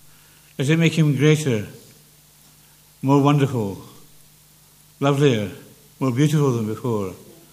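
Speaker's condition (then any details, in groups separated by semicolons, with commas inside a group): Parkinson's; has learned to manage speech more carefully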